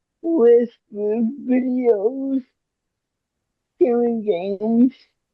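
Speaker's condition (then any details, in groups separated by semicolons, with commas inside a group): Cerebral palsy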